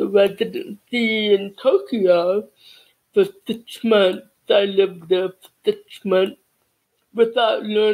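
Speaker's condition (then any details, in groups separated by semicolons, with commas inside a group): Cerebral palsy; childhood speech therapy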